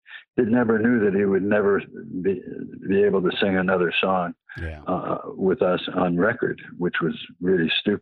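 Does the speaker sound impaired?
Yes: Parkinson's disease; past radiation for cancer caused some damage.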